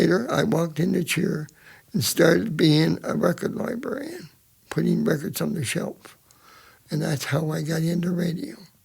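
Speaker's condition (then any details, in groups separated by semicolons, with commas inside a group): Cerebral palsy; present from birth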